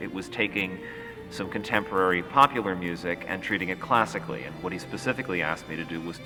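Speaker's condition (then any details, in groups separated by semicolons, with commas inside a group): No condition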